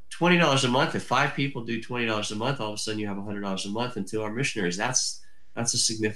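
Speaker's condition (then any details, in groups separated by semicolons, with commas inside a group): Cleft lip and palate; from birth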